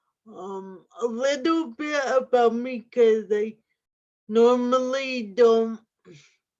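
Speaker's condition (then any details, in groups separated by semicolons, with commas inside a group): Cerebral palsy; adult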